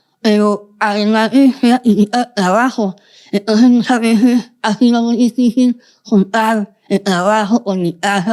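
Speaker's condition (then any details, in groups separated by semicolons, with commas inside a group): Moebius syndrome, congenital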